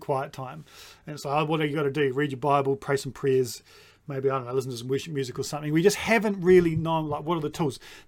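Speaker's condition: No condition

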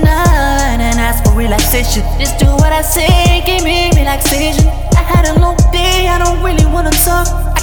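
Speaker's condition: No condition

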